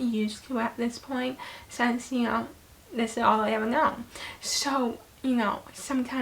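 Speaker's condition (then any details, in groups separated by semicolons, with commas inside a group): Hemiplegic cerebral palsy; very few words as preschooler, speech therapy from infancy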